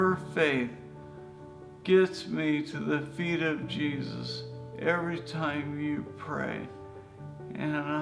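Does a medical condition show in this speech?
Yes: ALS; throat and facial muscles affected, slurred speech, needs interpreter.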